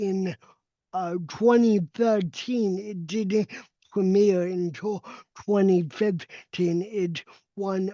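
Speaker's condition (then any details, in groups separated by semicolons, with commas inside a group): Cerebral palsy; uses walker and wheelchair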